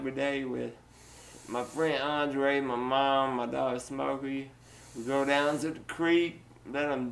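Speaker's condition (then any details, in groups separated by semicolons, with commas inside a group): Duchenne muscular dystrophy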